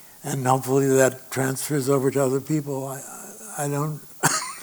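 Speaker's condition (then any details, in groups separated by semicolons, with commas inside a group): Parkinson's disease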